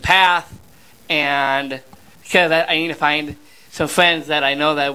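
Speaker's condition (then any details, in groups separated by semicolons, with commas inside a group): Down syndrome; 32 years old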